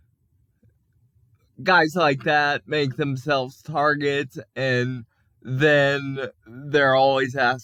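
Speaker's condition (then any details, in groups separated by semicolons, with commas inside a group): Cerebral palsy; can speak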